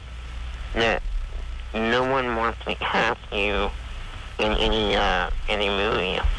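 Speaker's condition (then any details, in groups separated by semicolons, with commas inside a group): Spinal muscular atrophy; Werdnig-Hoffmann type, more severe form, wheelchair user, operates wheelchair with touchpad; lying down during call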